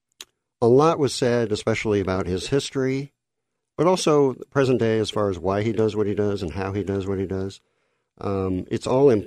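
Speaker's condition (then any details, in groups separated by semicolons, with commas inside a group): Cleft lip and palate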